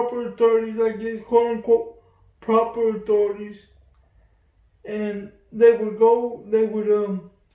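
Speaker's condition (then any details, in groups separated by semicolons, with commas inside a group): Cerebral palsy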